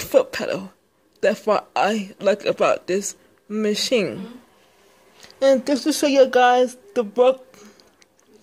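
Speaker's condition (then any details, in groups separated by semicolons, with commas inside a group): Speech impairment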